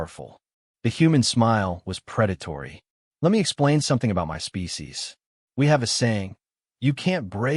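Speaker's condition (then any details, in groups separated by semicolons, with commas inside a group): No condition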